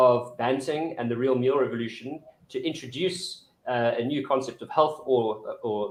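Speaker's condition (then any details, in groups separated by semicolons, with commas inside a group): No condition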